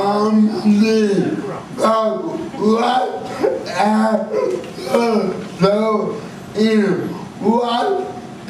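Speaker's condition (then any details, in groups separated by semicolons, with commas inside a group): Cerebral palsy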